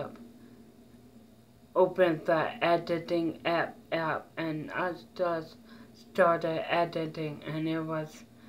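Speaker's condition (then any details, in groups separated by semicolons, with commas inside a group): Mild cerebral palsy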